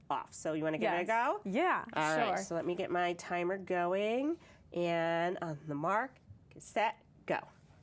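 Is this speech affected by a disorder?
No.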